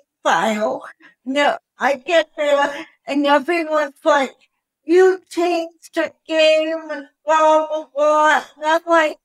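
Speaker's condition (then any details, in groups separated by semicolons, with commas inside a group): Cerebral palsy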